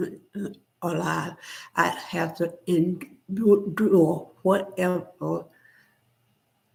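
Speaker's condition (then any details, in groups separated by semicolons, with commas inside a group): Spinal neurosarcoidosis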